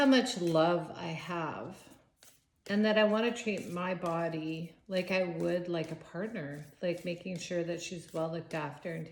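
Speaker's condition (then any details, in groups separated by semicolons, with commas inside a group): No condition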